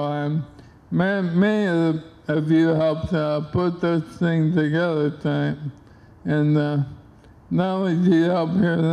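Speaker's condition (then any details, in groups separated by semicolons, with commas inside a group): ALS; onset left hand and arm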